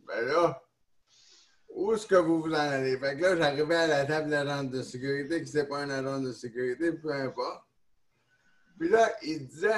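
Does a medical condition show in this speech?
Yes: neonatal cerebral palsy; neonatal onset.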